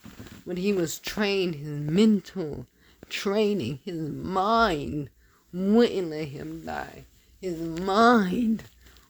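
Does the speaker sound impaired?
Yes: dysarthria; dysarthria ongoing, hoping it resolves; voice affected.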